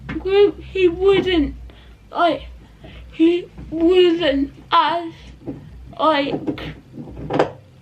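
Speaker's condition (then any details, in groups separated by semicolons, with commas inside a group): Cerebral palsy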